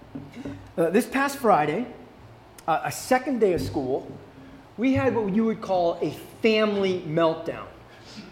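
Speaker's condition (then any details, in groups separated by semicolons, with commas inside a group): No condition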